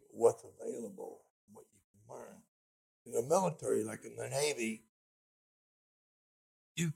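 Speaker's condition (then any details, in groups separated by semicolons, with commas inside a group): Speech impediment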